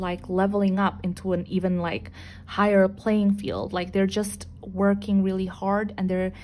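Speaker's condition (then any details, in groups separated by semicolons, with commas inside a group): No condition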